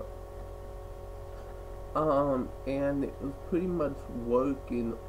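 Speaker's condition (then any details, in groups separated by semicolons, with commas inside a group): Cerebral palsy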